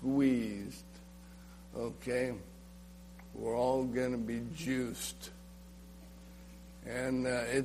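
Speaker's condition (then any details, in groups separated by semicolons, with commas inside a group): ALS; end of life approaching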